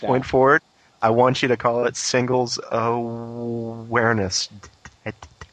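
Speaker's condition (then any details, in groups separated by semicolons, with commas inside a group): Stuttering; long concealed before coming out about it, now openly acknowledged; prolonged sounds, blocks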